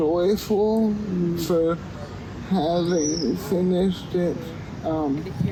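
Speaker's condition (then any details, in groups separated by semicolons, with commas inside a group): Cerebral palsy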